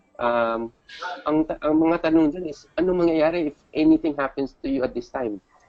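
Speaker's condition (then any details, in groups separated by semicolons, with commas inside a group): No condition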